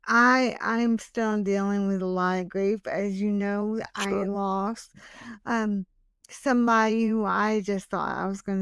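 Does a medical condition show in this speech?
Yes: hemiplegic cerebral palsy.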